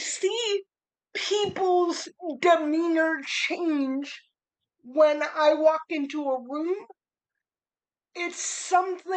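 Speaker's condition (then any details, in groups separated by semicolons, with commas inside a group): Cerebral palsy; spastic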